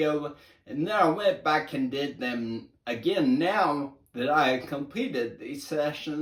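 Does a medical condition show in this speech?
Yes: brain injury.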